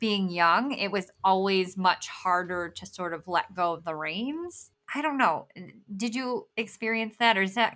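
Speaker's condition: Bilateral cleft lip and palate; congenital

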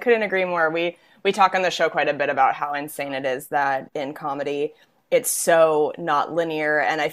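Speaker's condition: No condition

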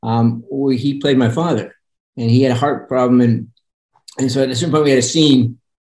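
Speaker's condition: Parkinson's; voice sometimes monotone

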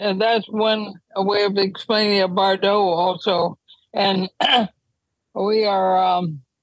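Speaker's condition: ALS; symptoms about nine years before diagnosis, wheelchair use when traveling

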